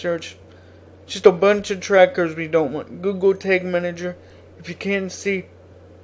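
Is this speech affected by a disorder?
Yes: cerebral palsy.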